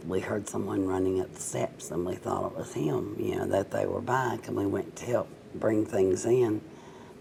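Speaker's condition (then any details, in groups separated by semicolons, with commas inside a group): Cerebral palsy, mild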